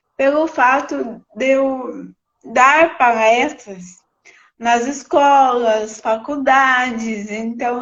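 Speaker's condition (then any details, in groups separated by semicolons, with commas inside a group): Cerebral palsy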